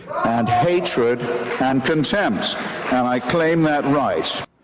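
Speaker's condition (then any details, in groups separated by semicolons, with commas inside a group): No condition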